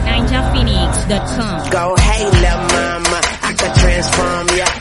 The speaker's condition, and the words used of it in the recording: None; typical speech.